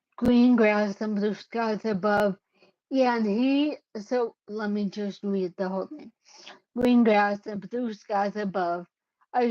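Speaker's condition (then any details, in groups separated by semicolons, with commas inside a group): Cerebellar ataxia; caused by brain bleed, unsteady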